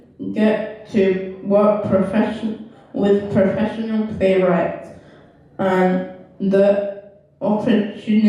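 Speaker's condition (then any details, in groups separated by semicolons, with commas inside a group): Cerebral palsy; left side weaker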